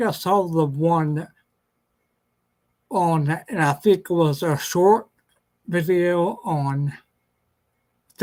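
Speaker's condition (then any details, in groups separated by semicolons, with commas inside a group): Ataxia; black spot on cerebellum; gradual onset over 6-7 years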